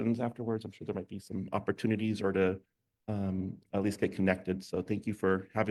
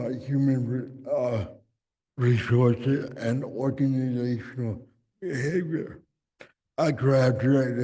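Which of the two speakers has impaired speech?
The second: cerebral palsy; from birth, physical and occupational therapy.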